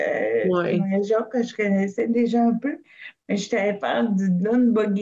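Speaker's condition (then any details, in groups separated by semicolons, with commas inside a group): Cerebral palsy; affects voice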